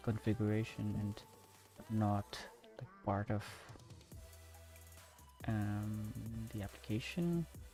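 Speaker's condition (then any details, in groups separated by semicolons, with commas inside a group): No condition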